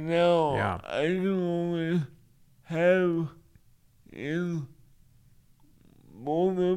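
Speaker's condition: Cerebral palsy; limited use of arms

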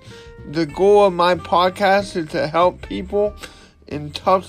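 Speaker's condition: Cerebral palsy; from birth, limps

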